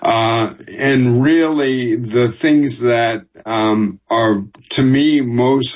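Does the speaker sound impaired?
Yes: ALS; first symptoms sudden jerky walking, diagnosed over two years later, walking worsened from limp to cane; over two years since first symptoms, walks with cane, enrolled in Austin study; audible speech effects, formerly fast talker, used Team Gleason word banking program to recreate voice.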